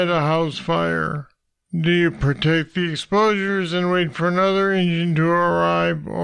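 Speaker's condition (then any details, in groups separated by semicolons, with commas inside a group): Parkinson's disease; deep brain stimulators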